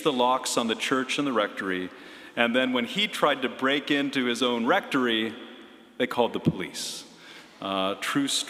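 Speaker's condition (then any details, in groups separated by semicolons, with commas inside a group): No condition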